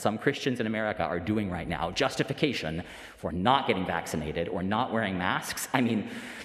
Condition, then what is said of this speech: None; typical speech.